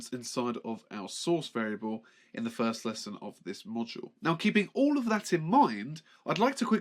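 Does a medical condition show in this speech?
No.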